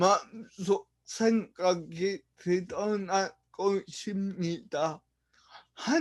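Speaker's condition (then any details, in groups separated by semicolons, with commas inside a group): Brain lesion disability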